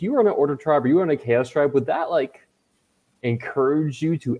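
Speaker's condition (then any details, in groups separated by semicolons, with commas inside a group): No condition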